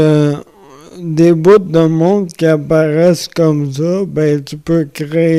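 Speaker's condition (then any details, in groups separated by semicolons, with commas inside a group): Amyotrophic lateral sclerosis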